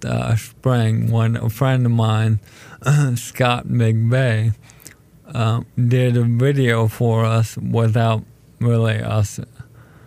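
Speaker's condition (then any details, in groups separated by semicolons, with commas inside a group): ALS; diagnosed almost 4 years ago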